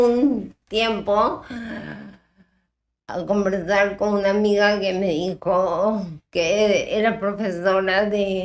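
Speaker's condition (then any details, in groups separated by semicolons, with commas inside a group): Ataxia type 1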